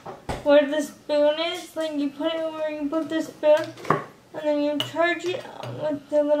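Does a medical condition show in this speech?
Yes: cerebral palsy, spastic quadriplegic.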